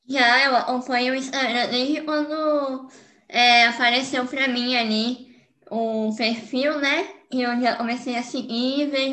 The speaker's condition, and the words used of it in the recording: Cleft palate. É, ainda tenho né, uma hipernasalidade porém ela vai ser corrigida eh, depois que eu